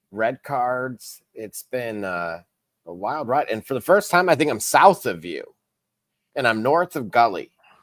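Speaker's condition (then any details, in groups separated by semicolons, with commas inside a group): No condition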